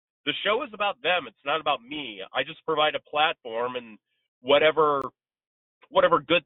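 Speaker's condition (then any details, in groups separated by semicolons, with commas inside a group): No condition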